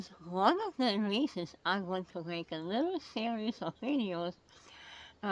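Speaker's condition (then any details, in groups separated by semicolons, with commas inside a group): Oral cancer; tracheostomy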